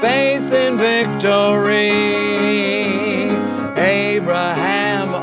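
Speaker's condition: No condition

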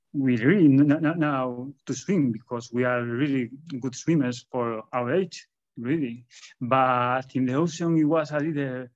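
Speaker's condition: Stuttering; stutter in public speaking, attributed to lifelong shyness and introversion; stutters a lot when talking in public; repeated sounds, prolonged sounds

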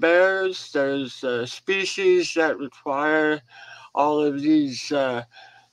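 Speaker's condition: Head and neck cancer surgery; crooked head since

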